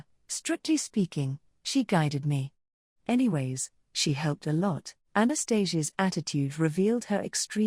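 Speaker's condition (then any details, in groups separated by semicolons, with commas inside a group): No condition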